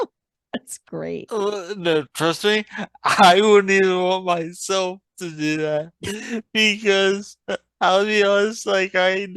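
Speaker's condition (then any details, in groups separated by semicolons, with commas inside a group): Traumatic brain injury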